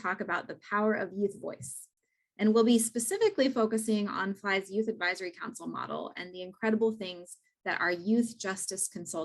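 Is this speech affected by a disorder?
No.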